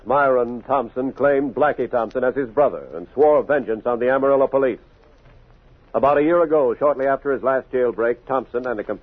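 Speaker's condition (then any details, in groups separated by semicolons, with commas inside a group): No condition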